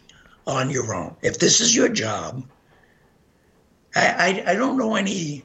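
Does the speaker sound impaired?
Yes: gunshot injury to voice box; hit spine.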